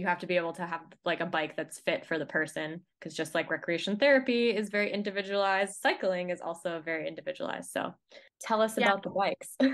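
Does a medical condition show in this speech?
No.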